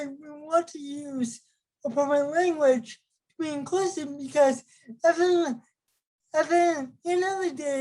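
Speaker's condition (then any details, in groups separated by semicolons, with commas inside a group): Cerebral palsy; affects ability to speak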